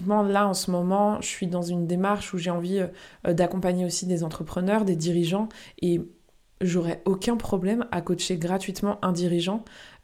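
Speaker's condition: No condition

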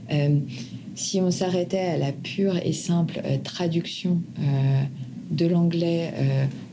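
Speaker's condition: No condition

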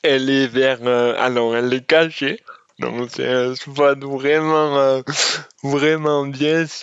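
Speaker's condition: Dystonia; congenital

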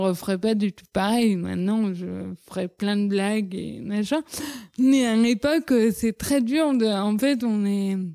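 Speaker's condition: Cerebral palsy; childhood speech

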